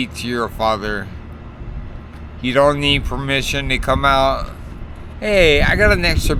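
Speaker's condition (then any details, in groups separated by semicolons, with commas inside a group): Multiple sclerosis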